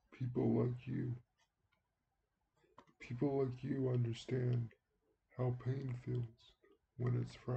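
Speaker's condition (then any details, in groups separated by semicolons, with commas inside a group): Cerebral palsy; speaks relatively well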